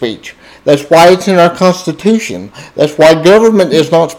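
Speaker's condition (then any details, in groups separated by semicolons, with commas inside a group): Cerebral palsy, spastic diplegia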